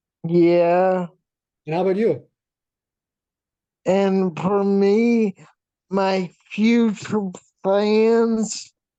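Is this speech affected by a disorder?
Yes: vp shunt failure, brain pressure.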